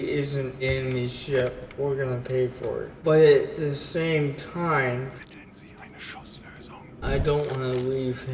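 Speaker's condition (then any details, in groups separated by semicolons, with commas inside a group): Cerebral palsy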